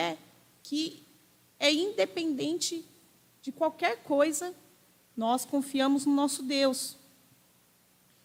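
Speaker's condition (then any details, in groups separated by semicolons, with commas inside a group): No condition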